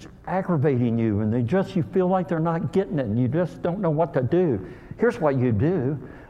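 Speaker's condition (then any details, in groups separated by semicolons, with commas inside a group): Cleft lip and palate; called hair lip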